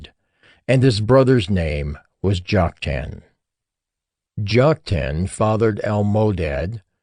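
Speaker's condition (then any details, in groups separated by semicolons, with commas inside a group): No condition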